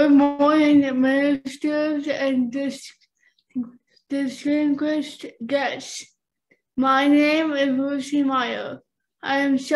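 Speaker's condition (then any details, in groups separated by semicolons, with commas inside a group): Cerebral palsy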